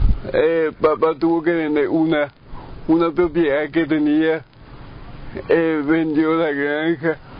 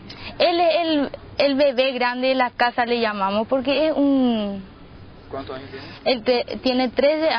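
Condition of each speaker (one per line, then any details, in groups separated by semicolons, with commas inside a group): Brain lesion; left brain, present from birth, genetic
No condition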